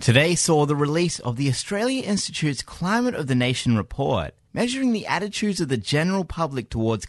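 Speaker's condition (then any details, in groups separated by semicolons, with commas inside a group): No condition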